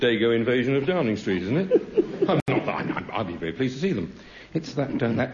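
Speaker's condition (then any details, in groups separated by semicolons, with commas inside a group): No condition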